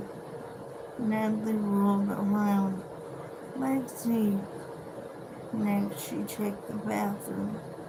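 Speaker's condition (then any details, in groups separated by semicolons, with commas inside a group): Cerebral palsy; severe scoliosis, Hoyer lift transfers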